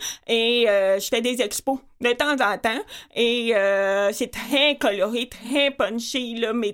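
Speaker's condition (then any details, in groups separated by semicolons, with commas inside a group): Profound deafness with cochlear implant, congenital; born 100% deaf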